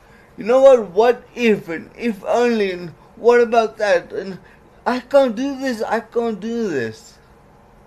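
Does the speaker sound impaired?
Yes: cerebral palsy; trouble formulating words.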